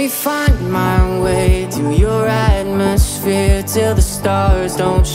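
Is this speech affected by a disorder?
No.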